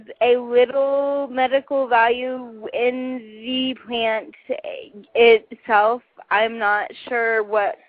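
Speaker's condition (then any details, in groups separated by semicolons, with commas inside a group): Cerebral palsy; handwriting painful and messy; stutters from speech muscle involvement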